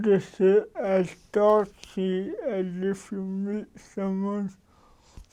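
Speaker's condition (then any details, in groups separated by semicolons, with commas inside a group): Cerebral palsy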